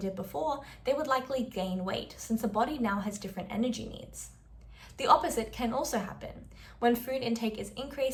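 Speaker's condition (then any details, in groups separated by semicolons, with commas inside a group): No condition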